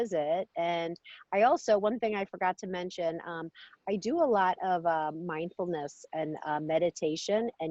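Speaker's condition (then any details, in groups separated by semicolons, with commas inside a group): No condition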